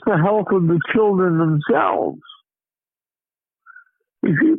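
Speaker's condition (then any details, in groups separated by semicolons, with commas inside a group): Cerebral palsy; low birth weight of 3 lb 11¾ oz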